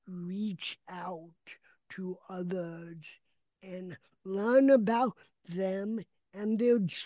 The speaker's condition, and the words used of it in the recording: Cerebral palsy. I've always considered my speech impediment as nothing more than a different accent.